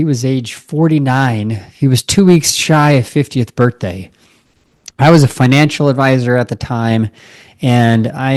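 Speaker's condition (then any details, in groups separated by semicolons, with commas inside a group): No condition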